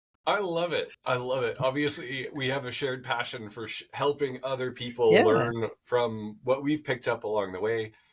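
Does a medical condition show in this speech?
No.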